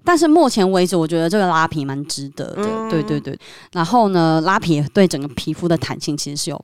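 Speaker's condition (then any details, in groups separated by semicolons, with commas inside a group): Cleft lip and palate, submucous cleft palate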